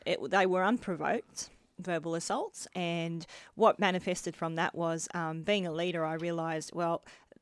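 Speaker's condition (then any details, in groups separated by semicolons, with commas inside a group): Bilateral cleft lip and palate; congenital bilateral, lip and palate did not fuse before birth, multiple hospital operations before school age; adult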